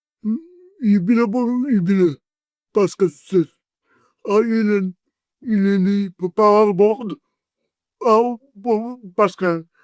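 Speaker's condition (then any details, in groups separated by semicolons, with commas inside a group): Cerebral palsy; 40 years with condition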